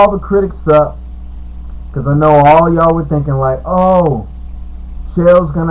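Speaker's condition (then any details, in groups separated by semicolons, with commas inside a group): No condition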